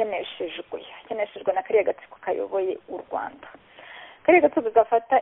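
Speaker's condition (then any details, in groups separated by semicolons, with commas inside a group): No condition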